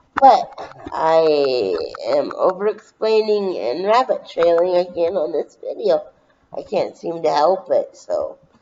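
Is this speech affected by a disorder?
Yes: brain injury.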